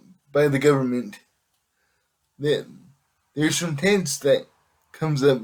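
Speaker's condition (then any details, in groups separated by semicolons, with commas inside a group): Cerebral palsy; affects all muscles; able to speak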